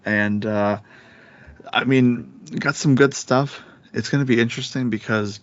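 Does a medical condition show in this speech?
No.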